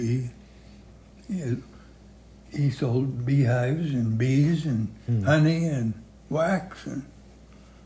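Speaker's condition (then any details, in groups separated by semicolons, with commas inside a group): Parkinson's; severe, says unable to move anything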